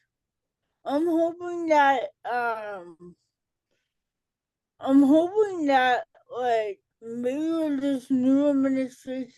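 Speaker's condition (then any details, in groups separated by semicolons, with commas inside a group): Cerebral palsy; affects speech and fine motor skills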